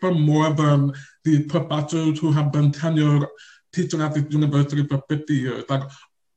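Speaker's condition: Deaf or hard of hearing; invisible deafness

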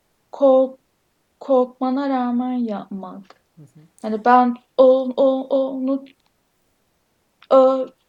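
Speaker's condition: Stuttering; other stutterers in family, attends stuttering self-help groups; stuttering a lot during recording; frequent part-word and syllable repetitions, fillers, heavy stuttering; repeated sounds, blocks

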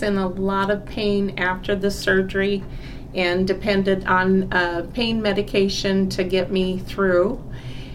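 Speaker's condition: No condition

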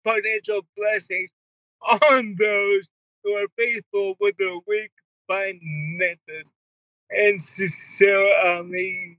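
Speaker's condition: Cerebral palsy; wheelchair user

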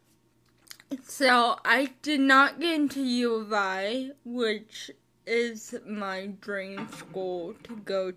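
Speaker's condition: Cerebral palsy; chronic illness and disability

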